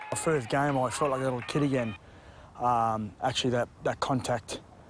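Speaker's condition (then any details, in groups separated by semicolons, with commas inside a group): No condition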